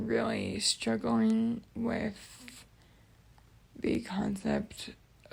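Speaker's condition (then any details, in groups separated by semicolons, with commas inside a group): Cerebral palsy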